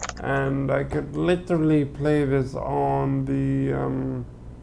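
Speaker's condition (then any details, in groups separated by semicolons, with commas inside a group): Cerebral palsy; limbs affected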